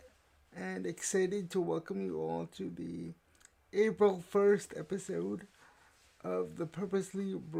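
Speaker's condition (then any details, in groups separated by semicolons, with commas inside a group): Cerebral palsy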